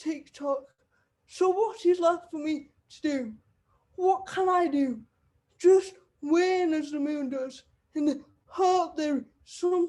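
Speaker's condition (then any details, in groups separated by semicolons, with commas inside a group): Cerebral palsy; wheelchair user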